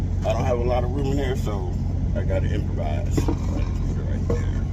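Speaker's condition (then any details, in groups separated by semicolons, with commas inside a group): No condition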